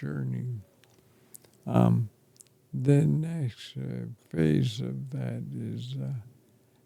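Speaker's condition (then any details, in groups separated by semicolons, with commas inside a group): ALS; affects chest and throat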